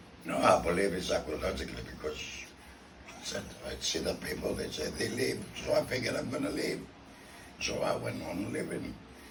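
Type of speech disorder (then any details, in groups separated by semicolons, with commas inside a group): Speech with a voice prosthesis; laryngectomy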